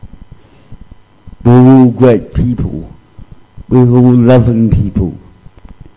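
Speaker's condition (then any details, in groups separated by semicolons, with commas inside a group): Cerebral palsy; discovered at age 2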